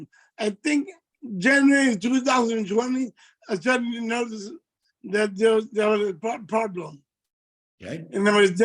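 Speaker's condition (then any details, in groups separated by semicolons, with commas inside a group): Multiple system atrophy; speech affected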